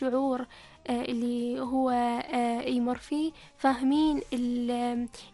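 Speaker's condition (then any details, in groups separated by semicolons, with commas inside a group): Stuttering; says needs extra time when speaking, way of speaking may sound different; blocks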